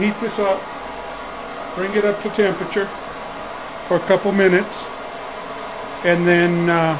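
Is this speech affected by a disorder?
No.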